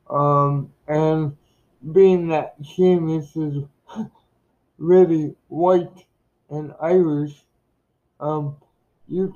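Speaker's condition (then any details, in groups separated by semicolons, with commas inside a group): Cerebral palsy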